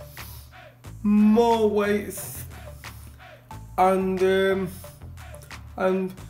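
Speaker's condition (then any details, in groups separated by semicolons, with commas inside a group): Cerebral palsy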